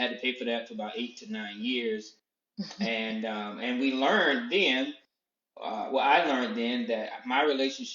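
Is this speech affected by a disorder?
No.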